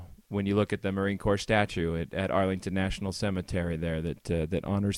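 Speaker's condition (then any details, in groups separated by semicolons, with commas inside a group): No condition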